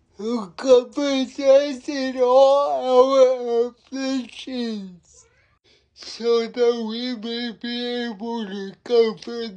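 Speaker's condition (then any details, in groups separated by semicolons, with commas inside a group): Cerebral palsy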